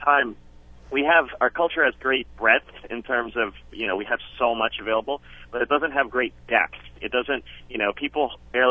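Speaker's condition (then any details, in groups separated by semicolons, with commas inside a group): No condition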